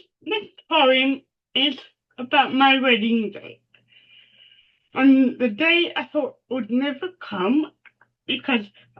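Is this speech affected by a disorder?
Yes: cerebral palsy; mild form.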